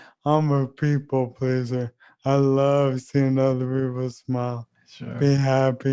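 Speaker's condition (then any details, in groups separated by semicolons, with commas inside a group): ALS; leg onset, speech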